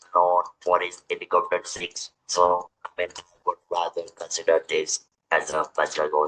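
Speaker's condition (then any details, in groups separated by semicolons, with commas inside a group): Throat cancer, electrolarynx user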